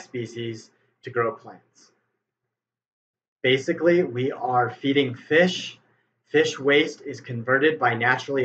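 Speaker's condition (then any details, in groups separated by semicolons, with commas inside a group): No condition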